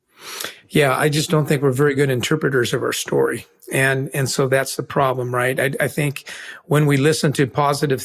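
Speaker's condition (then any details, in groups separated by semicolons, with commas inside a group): No condition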